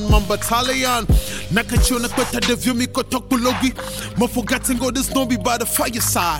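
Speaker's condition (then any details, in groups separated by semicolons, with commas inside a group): No condition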